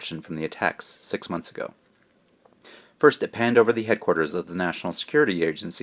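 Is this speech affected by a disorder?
No.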